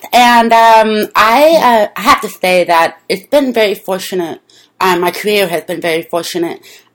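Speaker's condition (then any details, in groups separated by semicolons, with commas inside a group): Deafness; speaks well, learned speech through childhood lessons with visual computer speech feedback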